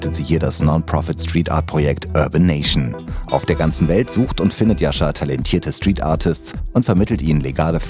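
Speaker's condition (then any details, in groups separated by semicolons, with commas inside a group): No condition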